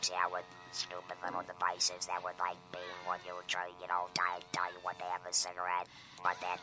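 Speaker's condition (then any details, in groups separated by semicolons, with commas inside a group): Laryngectomy; larynx removed for stage 4 throat cancer diagnosed at 37, after smoking from 13 for 25 years; age 59, all breathing through neck opening, uncovered now, covering restricts breathing, tires walking far; speaks with electrolarynx since surgery, audible wheezing coming through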